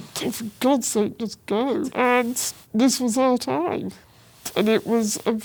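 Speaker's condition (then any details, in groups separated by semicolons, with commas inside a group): Spinal muscular atrophy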